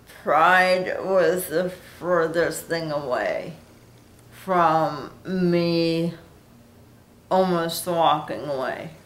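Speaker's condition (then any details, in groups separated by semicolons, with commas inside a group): Cerebral palsy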